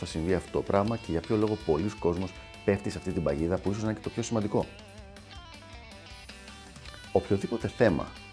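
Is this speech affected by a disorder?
No.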